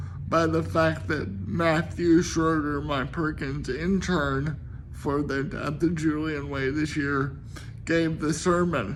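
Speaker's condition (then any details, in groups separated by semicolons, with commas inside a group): Cerebral palsy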